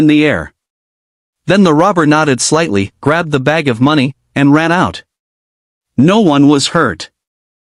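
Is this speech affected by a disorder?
No.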